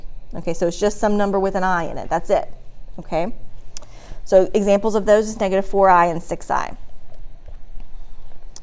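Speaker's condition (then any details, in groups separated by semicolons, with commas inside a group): No condition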